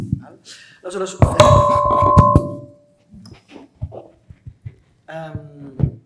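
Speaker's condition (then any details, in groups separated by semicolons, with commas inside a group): No condition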